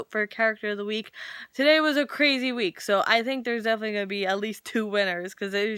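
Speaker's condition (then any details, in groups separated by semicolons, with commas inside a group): No condition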